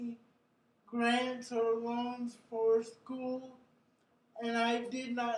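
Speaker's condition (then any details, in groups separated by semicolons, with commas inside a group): Cerebral palsy; brain injury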